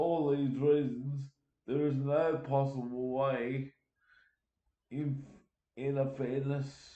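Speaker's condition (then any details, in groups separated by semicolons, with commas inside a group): Cerebral palsy; uses wheelchair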